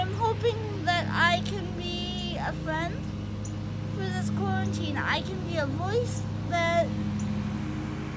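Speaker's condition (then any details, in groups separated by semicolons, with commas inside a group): Cerebral palsy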